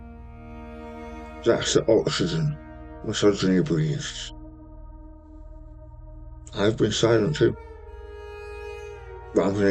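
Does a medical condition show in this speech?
Yes: stage 4 tongue cancer, hemiglossectomy.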